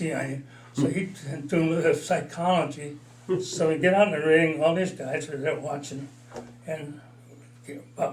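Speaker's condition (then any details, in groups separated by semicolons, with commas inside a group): Parkinson's disease, mild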